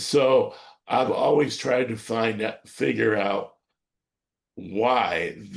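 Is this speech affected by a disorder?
Yes: cerebral palsy.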